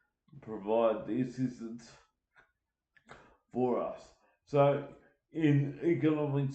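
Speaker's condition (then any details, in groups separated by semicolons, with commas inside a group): Cerebral palsy; uses wheelchair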